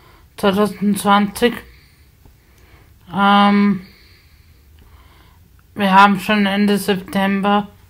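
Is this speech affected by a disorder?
Yes: spasticity from birth; multiple sclerosis.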